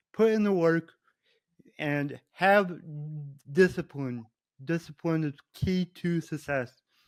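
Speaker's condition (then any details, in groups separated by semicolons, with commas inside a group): Cerebral palsy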